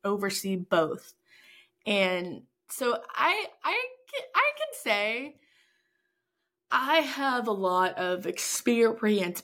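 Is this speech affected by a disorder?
Yes: stuttering; fear of speaking in front of groups, school accommodations for presenting projects, found national stuttering association; less evident than once, comes out more again with age; some days stutters much more than usual, takes longer to get words out, talks may run over; here repeated sounds, repeated words, prolonged sounds.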